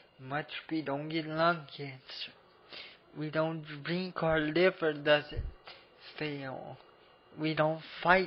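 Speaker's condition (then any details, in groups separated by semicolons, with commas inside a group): Cerebral palsy; abnormal voice, can barely talk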